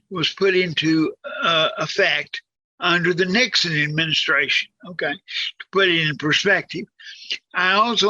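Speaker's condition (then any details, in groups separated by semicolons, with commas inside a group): Cerebral palsy, severe; lifelong wheelchair user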